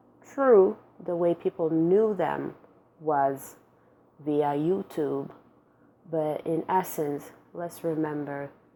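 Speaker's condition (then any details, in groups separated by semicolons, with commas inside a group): No condition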